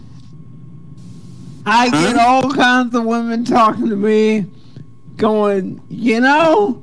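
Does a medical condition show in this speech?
Yes: cerebral palsy; speech sounds drunk.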